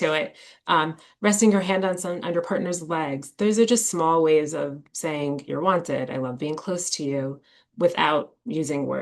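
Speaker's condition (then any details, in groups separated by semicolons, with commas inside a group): No condition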